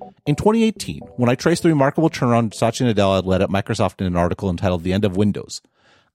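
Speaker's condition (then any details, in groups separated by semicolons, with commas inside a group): No condition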